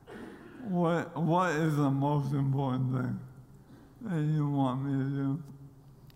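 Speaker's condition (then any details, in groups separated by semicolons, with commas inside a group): ALS; diagnosed during pro football career in Nashville after loss of strength, speed and weight; progressive, continuing to lose abilities, physically changed, seen crawling on stage, fears last public speech; losing ability to speak clearly, voice does not sound as expected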